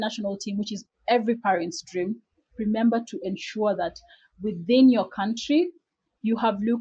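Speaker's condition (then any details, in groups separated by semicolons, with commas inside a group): No condition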